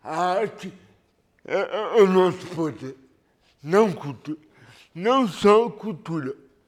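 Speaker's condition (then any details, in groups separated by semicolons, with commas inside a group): Cerebral palsy; lack of oxygen at birth, premature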